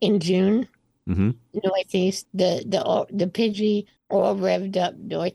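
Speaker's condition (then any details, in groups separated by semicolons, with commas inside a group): Spinal muscular atrophy type 2; from birth, slightly progressive since 20s, arms less mobile, power chair from 12, sensation unaffected; on oral breakthrough medication strengthening motor neurons; hard time talking before medication, breathing, speaking, singing now stronger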